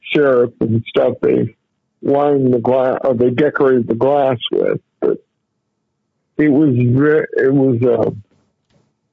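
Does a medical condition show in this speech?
Yes: cerebral palsy; constant staggering walk.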